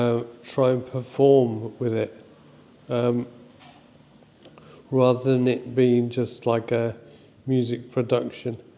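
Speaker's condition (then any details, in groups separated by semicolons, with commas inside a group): Motor neurone disease; ALS type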